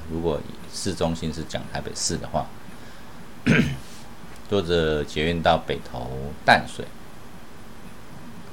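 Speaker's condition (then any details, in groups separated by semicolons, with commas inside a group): No condition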